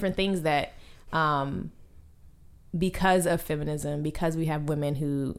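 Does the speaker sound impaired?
No.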